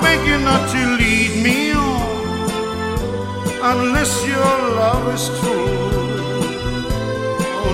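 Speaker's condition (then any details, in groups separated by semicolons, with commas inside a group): No condition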